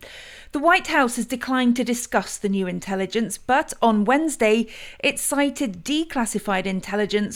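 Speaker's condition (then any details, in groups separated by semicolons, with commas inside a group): No condition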